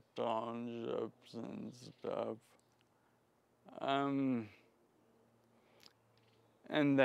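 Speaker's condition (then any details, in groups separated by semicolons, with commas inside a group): Friedreich's ataxia; speech affected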